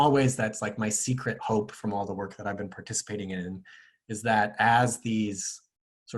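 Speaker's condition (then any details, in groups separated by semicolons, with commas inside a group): No condition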